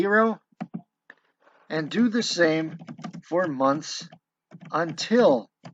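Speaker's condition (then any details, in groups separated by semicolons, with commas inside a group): No condition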